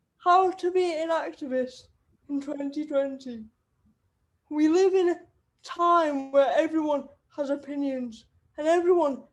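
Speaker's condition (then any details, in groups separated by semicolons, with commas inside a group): Cerebral palsy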